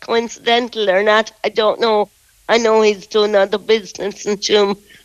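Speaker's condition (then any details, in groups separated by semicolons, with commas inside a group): Muscular dystrophy; physically disabled, needs personal assistants daily, slow getting out of bed, muscles stiffen in morning; catching breath after speaking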